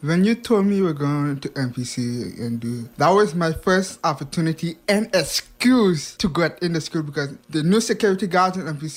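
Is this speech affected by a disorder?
Yes: hearing impairment; past speech impediment; past speech impediment improved with much practice, listening needs much focus.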